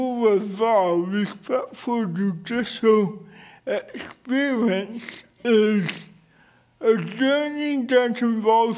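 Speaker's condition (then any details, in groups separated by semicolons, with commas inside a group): Cerebral palsy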